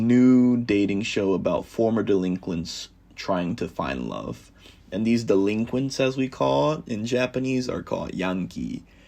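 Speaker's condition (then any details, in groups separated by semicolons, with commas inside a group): No condition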